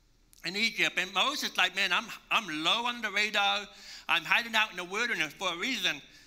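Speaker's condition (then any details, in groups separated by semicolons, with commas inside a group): Deafness, congenital, 80% hearing loss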